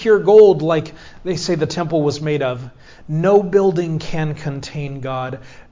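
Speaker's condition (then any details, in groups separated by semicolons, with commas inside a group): No condition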